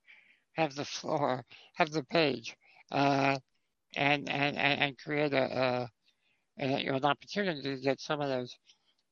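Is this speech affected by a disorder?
Yes: spinal muscular atrophy type 2; congenital, never walked or stood, lifelong wheelchair user, could not type or use computer fast enough.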